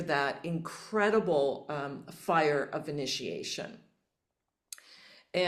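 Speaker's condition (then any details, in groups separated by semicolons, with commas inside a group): No condition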